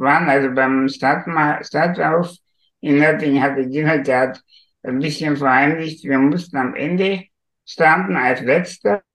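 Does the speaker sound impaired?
Yes: spinal muscular atrophy; diagnosed at six months, severe restrictions, completely unable to move, electric wheelchair; about 50 years old, ventilated at night in bed and partly by day, moves only mouth and two fingers two millimetres, controls technology by fingers; can only move mouth, as one can hear.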